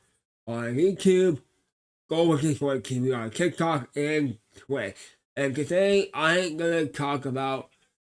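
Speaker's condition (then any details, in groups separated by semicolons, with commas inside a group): Cerebral palsy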